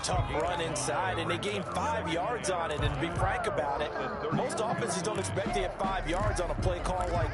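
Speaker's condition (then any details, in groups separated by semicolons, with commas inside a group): No condition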